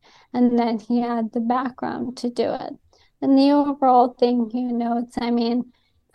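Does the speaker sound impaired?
Yes: ALS; diagnosed by elimination over multiple years by Dr. Neil Snyder, Columbia University, atypical young woman; speech affected by ALS, noticeable on podcasts and shows.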